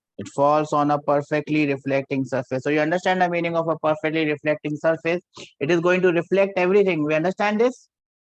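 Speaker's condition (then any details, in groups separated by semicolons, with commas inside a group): No condition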